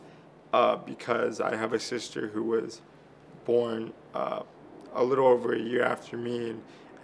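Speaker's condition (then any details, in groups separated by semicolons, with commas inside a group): Cerebral palsy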